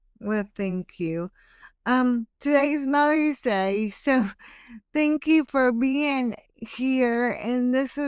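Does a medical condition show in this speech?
Yes: hemiplegic cerebral palsy.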